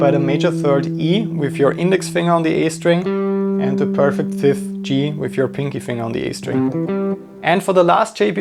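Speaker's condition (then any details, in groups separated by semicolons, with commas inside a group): No condition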